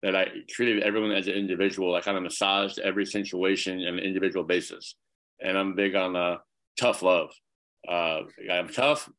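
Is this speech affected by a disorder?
Yes: cleft palate, severe; speech impediment growing up, speech therapy all through school.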